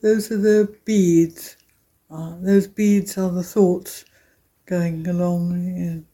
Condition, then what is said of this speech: Aphasia. And my voice is quieter, and